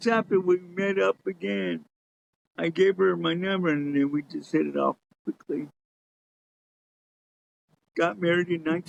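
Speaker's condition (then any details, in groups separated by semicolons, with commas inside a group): Cerebral palsy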